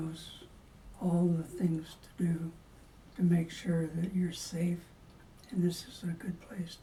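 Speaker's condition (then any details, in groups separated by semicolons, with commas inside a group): Parkinson's disease; first diagnosed Lewy body, then essential tremor, affects hands; symptoms about five years, hand problems eight years, hyperbaric therapy; voice very foggy, briefly had regular voice two months ago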